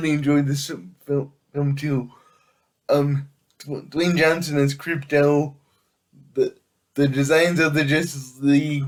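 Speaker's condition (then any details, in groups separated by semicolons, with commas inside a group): Cerebral palsy; affects all muscles; able to speak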